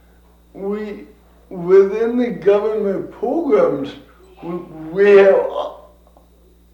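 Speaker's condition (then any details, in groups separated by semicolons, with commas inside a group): Cerebral palsy; from birth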